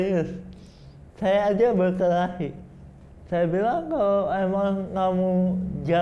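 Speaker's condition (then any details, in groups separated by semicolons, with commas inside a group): Cerebral palsy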